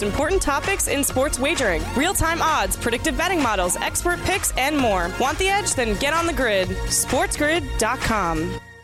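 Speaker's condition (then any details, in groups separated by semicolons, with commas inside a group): No condition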